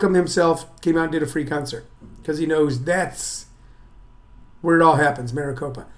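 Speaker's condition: No condition

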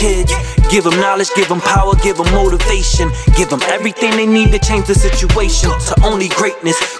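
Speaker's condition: No condition

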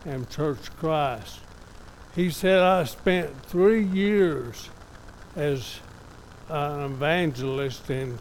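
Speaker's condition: ALS; diagnosed by doctor in Lubbock

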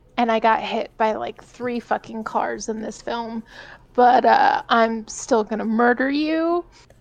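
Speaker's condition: No condition

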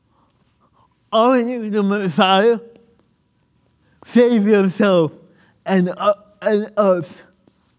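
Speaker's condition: Cerebral palsy; listeners may need to rewind

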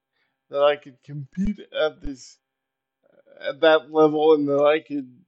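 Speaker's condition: Cerebral palsy; very poor balance

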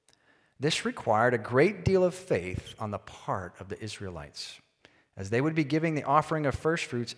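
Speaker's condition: No condition

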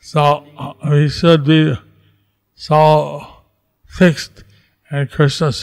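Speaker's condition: Stroke with facial paralysis; stroke in 2008, left side of face paralyzed since, doctor said no chance of survival; unsure listeners can understand, own speech repeated by another speaker

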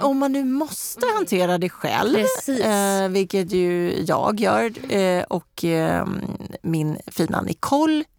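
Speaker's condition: No condition

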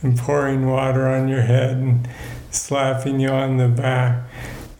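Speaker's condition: Parkinson's disease; balance problems

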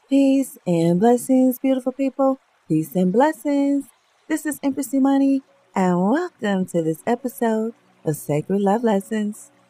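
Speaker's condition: No condition

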